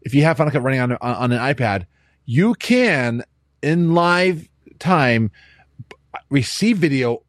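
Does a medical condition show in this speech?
Yes: stuttering; changes phrases mid-sentence, Siri handles it better than Amazon's device; here repeated words, prolonged sounds.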